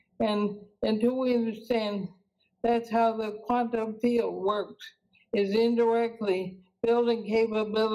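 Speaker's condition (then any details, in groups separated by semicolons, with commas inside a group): ALS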